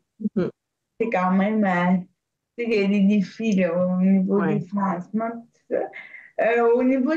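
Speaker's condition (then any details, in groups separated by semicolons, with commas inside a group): Cerebral palsy; shows a little in voice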